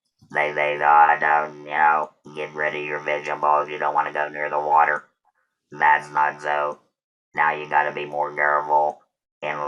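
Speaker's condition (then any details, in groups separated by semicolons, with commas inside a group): Total laryngectomy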